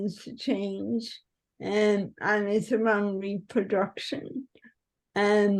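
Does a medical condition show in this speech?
Yes: cerebral palsy.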